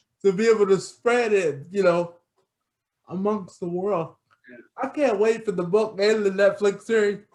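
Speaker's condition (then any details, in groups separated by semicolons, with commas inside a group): Cerebral palsy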